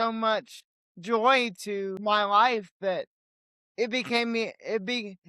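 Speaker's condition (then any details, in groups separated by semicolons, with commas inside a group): Cerebral palsy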